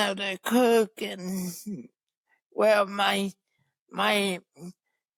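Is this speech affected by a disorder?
Yes: cerebral palsy.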